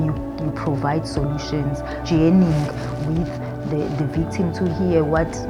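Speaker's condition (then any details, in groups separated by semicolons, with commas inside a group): No condition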